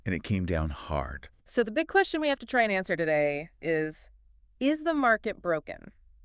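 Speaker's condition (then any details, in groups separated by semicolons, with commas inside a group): No condition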